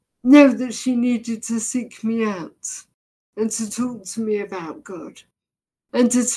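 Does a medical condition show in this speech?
Yes: deafness, severe; progressive, hard of hearing to partially deaf to current level, brain misinterprets sounds and speech, also visually impaired; effectively profoundly deaf, hears noises but cannot identify them, sees blurs; can hardly understand speech, vocabulary partly picked up from reading.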